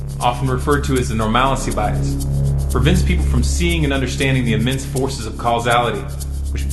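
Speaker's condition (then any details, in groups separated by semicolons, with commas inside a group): No condition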